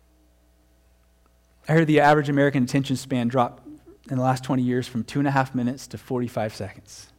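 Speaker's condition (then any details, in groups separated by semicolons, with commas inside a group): No condition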